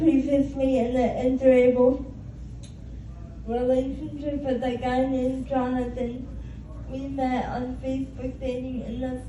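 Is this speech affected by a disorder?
Yes: cerebral palsy; spastic quadriplegia.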